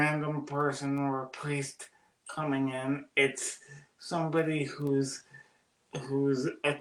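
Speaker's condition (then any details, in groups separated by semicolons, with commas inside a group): Cerebral palsy; birth oxygen deprivation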